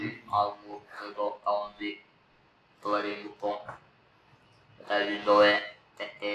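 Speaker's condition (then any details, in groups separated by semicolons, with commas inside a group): Laryngectomy, electrolarynx; speaks using electrolarynx, pitch and volume via button pressure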